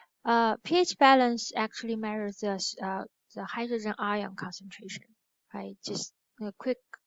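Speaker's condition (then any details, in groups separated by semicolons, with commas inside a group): No condition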